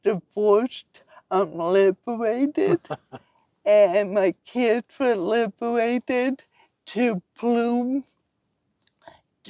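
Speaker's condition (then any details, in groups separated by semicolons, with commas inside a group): Cerebral palsy; from birth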